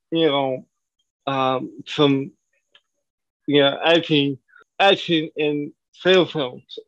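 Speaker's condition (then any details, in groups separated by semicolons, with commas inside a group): Cerebral palsy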